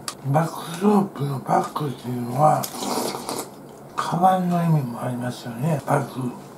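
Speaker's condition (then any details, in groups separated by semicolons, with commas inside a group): Tongue cancer, partial glossectomy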